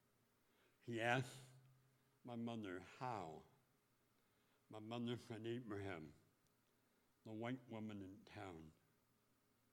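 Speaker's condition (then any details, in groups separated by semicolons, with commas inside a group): Speech impediment; 6 years of therapy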